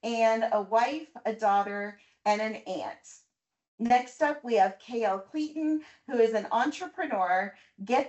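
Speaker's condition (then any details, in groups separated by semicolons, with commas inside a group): No condition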